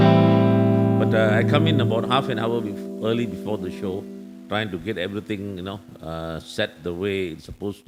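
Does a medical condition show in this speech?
No.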